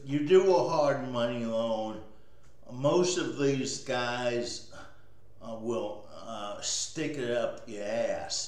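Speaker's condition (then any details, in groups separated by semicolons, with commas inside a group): Cerebral palsy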